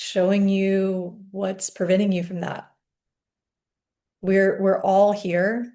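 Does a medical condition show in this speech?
No.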